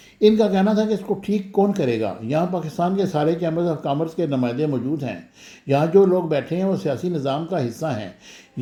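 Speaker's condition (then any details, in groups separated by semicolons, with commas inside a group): No condition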